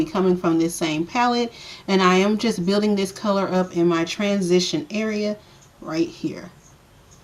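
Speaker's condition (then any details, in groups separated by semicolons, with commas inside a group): No condition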